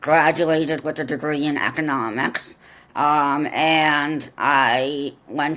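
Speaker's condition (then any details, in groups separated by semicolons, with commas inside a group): Profound deafness; congenital profound deafness, cochlear implants, attended Ohio Valley Voices school in southwest Ohio; wears cochlear implants, hears less well than typical but enough for conversation; excellent conversationalist, natural communicator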